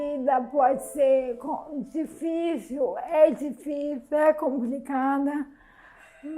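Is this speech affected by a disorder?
Yes: amyotrophic lateral sclerosis.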